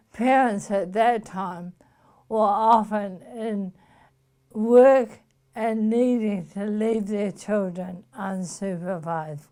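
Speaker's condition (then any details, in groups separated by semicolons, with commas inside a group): Motor neuron disease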